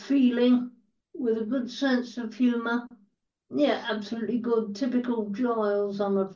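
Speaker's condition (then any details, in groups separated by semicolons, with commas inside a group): Cerebral palsy; quadriplegia, wheelchair user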